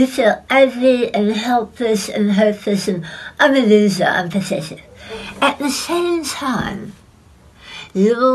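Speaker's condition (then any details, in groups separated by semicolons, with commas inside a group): Head and neck cancer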